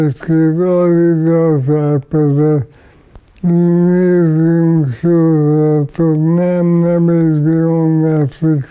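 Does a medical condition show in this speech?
Yes: ALS.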